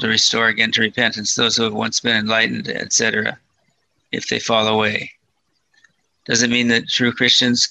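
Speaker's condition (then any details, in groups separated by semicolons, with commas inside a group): Parkinson's disease, mild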